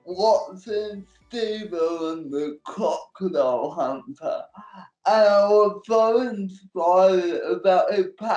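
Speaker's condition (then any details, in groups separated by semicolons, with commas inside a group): Cerebral palsy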